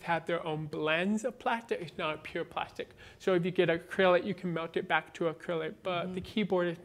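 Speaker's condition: Born deaf, cochlear implant, congenital

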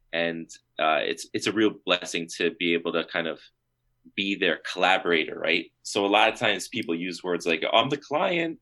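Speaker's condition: No condition

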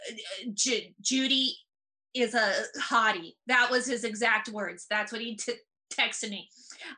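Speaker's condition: Stuttering; stutter since about third grade, brain-based, joined stuttering project of Michael Sugarman, later National Stuttering Association; adult, openly stutters, performs stand-up comedy, began stand-up at 35 after stuttering conference; stutter sometimes shows on stage, once concealed with funny voice or intonation in eighth grade; repeated sounds

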